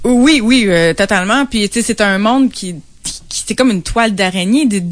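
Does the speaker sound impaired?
No.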